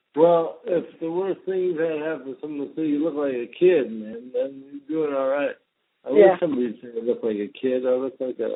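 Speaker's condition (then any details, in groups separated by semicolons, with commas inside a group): Cerebral palsy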